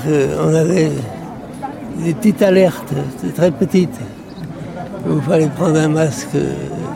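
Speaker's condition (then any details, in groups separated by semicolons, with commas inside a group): Parkinson's disease; age 73, attributed to occupational pesticide exposure at agricultural cooperative via skin and inhaled gases, recognized occupational disease; bone weakening with loss of all teeth, pronounced curvature problems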